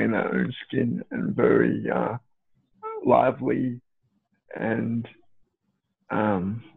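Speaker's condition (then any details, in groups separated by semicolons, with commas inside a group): Cerebral palsy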